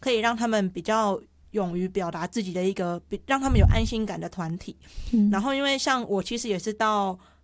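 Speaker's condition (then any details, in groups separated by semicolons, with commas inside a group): Hearing impairment; present since at least junior high school; clear articulation per host, self-reports sometimes slightly unclear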